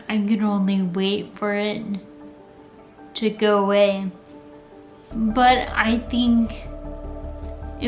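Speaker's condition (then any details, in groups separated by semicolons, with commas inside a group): Friedreich's ataxia; neurological disorder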